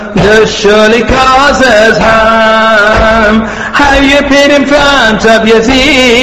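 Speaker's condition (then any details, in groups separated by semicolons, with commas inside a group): No condition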